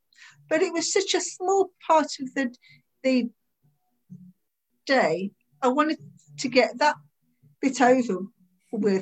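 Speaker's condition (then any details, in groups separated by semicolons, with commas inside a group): Stammer; very bad in 20s, eased around age 42 or 43, speech therapy around age 20; age 57, member of online group Stand Up to Stammering, formerly British Stammering Association; stammer cannot be hidden, hardly stammers when calm, stammers when anxious, avoided talking in 20s; repeated words, blocks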